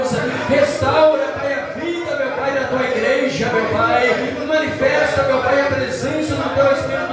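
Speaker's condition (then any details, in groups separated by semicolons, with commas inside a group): No condition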